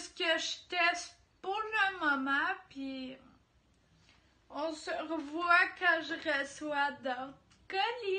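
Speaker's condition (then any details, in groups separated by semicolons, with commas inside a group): Ataxia; degenerative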